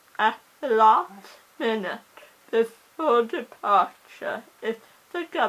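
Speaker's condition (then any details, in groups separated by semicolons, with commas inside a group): Cerebral palsy; oxygen starvation at birth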